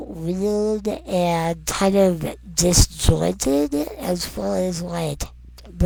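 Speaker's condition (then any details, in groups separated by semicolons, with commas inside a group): Non-progressive muscular dystrophy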